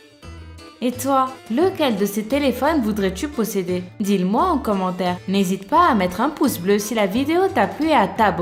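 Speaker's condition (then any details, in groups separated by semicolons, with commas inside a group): No condition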